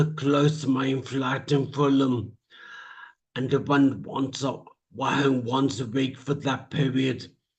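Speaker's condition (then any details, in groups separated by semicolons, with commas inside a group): Traumatic brain injury; speech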